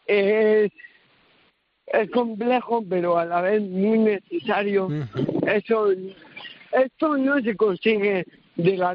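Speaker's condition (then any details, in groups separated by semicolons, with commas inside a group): Cerebral palsy; diagnosed years later after MRI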